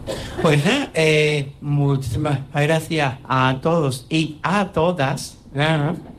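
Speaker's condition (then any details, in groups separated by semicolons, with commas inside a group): Down syndrome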